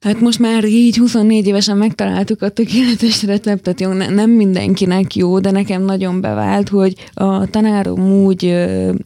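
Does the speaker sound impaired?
Yes: hearing loss; hard of hearing, likely from birth, detected at age five, first hearing aid at five; hearing aids in both ears, relies on lip-reading, unaided hears almost nothing beyond one meter; quiet child, started speaking late, recited nursery rhymes poorly in kindergarten.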